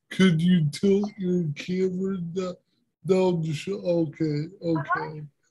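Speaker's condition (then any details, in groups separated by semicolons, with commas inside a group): Cerebral palsy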